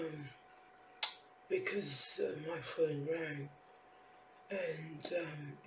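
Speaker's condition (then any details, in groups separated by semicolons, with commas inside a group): Facial palsy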